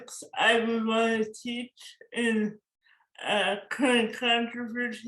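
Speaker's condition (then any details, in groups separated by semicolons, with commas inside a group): Cerebral palsy; forceps birth injury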